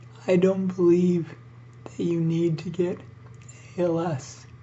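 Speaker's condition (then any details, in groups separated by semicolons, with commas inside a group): ALS; struggles to breathe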